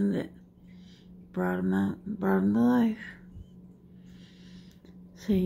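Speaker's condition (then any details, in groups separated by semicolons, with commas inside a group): Dystonia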